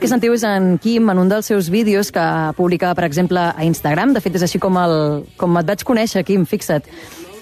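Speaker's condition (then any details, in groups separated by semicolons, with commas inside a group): No condition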